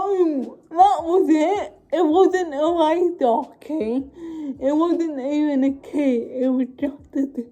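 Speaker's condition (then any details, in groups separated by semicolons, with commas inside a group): Cerebral palsy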